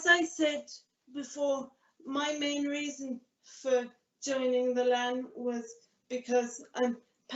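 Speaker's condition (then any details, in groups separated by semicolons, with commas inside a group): Cerebral palsy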